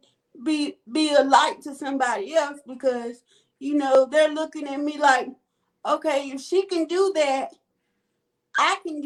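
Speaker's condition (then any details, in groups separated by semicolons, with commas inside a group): Cerebral palsy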